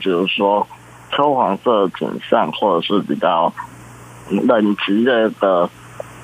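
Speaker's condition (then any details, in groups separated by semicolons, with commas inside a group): Congenital muscular dystrophy; present from birth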